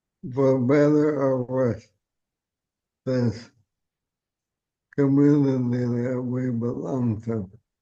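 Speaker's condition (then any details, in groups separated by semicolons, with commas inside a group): ALS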